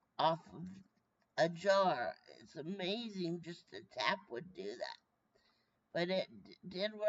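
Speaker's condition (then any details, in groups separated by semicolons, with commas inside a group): Brain injury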